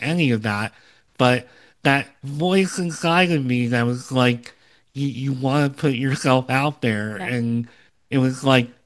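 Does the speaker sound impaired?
Yes: cleft lip and palate, Opitz G/BBB syndrome; earlier low confidence speaking and presenting, improved with podcast practice.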